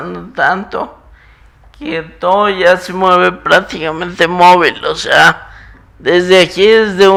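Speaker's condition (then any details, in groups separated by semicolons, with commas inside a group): Muscular dystrophy; genetic, affects movement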